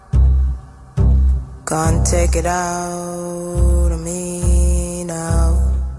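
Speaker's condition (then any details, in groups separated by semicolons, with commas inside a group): No condition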